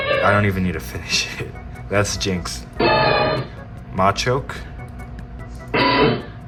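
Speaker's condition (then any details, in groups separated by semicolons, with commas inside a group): No condition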